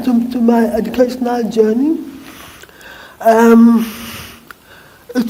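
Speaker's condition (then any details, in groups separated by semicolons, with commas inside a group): Cerebral palsy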